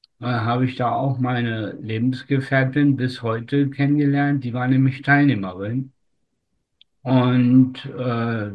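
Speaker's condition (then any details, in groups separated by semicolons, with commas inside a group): Spastic tetraparesis; from birth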